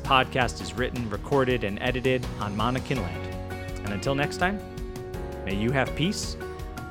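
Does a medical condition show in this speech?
No.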